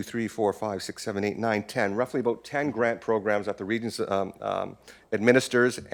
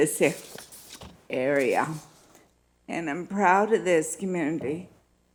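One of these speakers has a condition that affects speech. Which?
The second: multiple sclerosis; needs time to get voice up.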